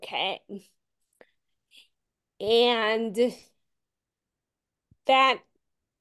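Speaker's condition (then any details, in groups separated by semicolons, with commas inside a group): Friedreich's ataxia; progressive muscular dystrophy form, symptoms from about 13, diagnosed at 17, initially called mild, walking difficulty; voice worsened, cadence and slurring getting worse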